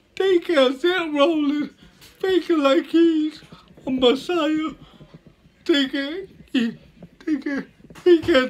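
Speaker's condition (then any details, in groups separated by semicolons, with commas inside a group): Cerebral palsy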